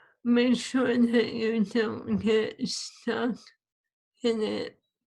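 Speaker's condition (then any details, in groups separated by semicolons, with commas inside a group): ALS; voice changed, singing helps speech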